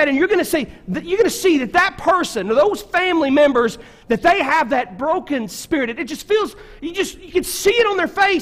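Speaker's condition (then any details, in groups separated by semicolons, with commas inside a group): No condition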